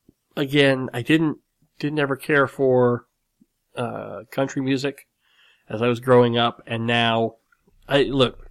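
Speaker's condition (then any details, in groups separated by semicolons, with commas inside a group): Cleft lip and palate; nose still slightly crooked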